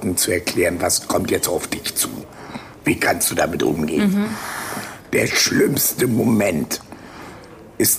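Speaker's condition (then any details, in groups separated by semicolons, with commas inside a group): Laryngectomy after laryngeal cancer; total laryngectomy for laryngeal cancer, shunt valve voice prosthesis in tracheoesophageal fistula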